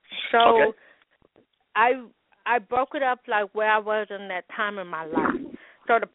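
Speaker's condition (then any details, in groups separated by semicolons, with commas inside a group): Hearing loss with speech impediment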